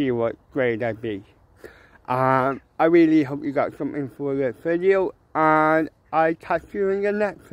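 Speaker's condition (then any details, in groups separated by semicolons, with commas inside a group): Cerebral palsy; mild, ataxic type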